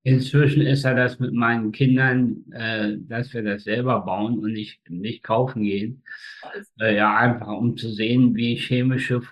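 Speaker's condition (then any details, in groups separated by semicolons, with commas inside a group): Spastic tetraparesis, spastic quadriplegia; speech control difficulties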